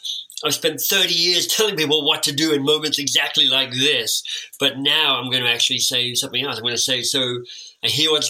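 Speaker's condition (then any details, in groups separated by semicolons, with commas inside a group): Cleft lip and palate; time with an orthodontist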